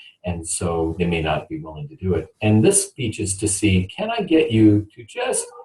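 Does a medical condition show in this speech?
No.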